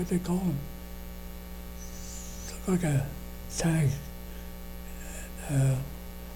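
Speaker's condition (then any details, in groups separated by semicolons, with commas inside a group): Parkinson's disease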